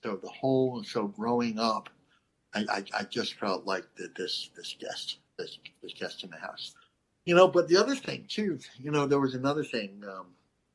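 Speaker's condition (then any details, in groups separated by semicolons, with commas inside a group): Cleft lip and palate; lisp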